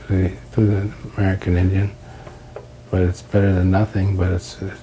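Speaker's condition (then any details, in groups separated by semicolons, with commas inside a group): Parkinson's disease; slowed down, on medication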